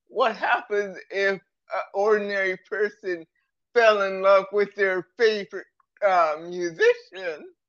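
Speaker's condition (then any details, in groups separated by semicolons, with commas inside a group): Cerebral palsy; present from birth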